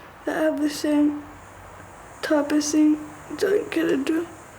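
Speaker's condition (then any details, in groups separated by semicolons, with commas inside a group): Cerebral palsy; very premature birth, affects movement and posture, mainly legs; three months after leg surgery, stands with assistance, physiotherapy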